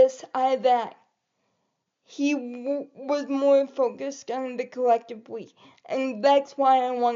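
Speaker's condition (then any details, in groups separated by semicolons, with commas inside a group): Cerebral palsy; quadriplegic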